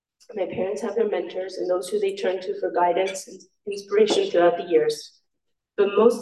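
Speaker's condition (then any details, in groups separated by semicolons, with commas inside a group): No condition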